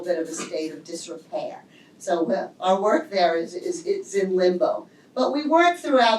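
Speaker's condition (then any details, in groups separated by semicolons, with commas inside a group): No condition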